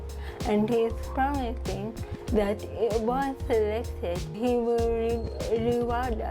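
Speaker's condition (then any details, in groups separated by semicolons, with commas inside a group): Cerebral palsy; from birth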